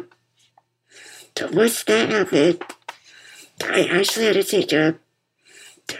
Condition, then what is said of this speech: Muscular dystrophy. You could hear the BiPAP machine she wears to help her breathe when we talked back then.